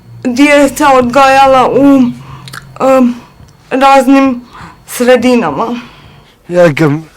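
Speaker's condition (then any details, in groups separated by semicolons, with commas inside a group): Cerebral palsy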